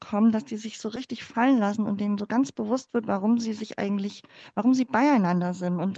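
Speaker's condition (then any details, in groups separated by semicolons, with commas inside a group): Cleft palate; congenital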